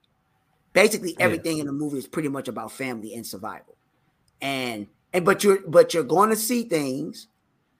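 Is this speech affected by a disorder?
No.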